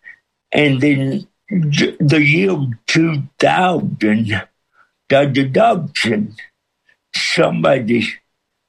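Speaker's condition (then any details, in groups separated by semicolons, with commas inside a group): Cerebral palsy with speech impediment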